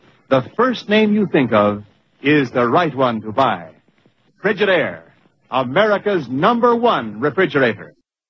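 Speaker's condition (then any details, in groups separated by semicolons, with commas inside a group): No condition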